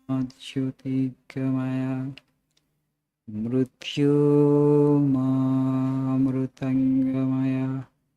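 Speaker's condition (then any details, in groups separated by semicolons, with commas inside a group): No condition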